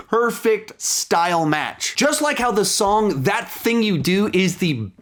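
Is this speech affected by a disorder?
No.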